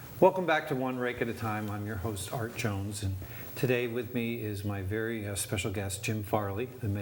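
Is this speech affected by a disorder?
No.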